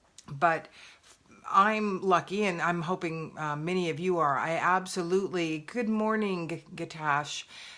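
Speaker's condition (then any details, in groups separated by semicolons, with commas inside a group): No condition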